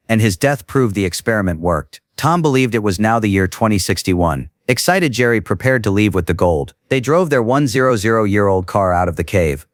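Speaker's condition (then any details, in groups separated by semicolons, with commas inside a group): No condition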